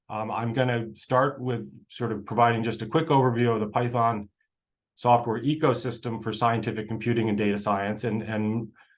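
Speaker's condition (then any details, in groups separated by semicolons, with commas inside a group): No condition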